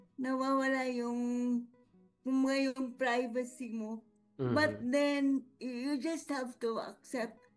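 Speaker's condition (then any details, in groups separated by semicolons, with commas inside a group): Cerebral palsy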